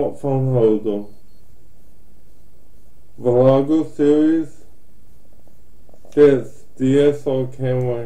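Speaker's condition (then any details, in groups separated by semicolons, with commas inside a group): Ataxic cerebral palsy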